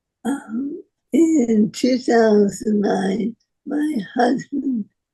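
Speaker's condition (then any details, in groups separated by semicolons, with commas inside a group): Parkinson's disease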